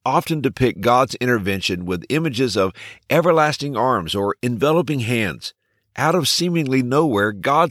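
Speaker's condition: No condition

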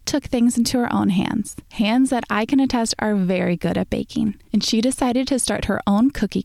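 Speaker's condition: No condition

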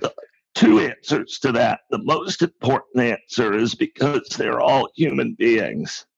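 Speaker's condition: Spasmodic dysphonia; affects only speech

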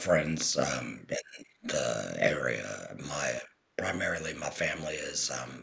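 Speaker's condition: Total laryngectomy, total laryngectomy with TEP

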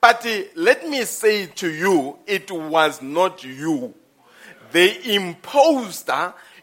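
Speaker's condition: No condition

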